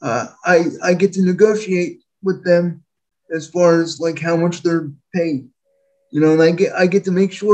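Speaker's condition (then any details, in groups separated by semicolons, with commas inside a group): Spastic quadriplegic cerebral palsy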